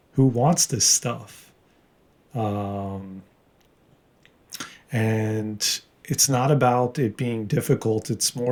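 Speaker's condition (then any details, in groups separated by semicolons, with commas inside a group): No condition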